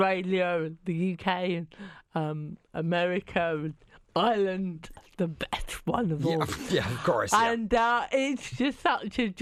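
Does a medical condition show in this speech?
Yes: cerebral palsy.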